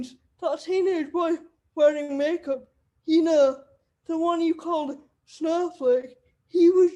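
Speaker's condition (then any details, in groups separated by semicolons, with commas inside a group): Cerebral palsy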